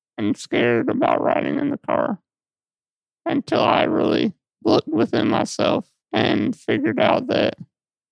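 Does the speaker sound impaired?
Yes: muscular dystrophy; sees physical therapist.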